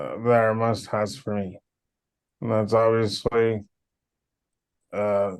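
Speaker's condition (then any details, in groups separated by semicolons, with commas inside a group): Cerebral palsy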